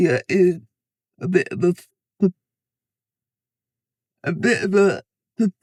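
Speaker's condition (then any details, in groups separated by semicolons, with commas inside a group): Cerebral palsy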